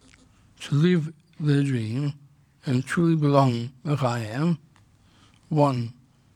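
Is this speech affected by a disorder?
Yes: Down syndrome; congenital.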